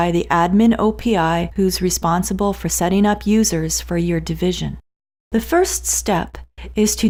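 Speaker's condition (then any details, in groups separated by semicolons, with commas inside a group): No condition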